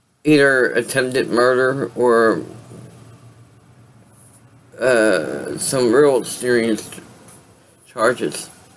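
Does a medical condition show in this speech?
Yes: cerebral palsy; voice sound affected.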